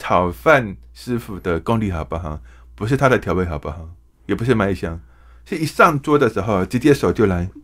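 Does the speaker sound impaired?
Yes: hearing impairment.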